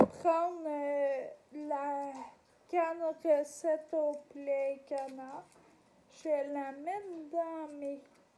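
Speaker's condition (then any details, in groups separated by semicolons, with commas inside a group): Ataxia; degenerative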